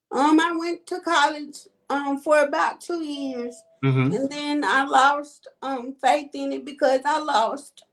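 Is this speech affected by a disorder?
Yes: cerebral palsy.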